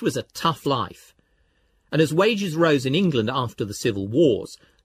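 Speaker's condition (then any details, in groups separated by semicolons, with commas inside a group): No condition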